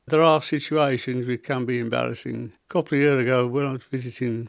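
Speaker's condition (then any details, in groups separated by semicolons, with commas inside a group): Parkinson's; symptoms possibly audible in voice, may sound quieter and slower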